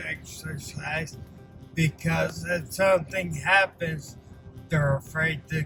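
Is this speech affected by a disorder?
Yes: ataxia.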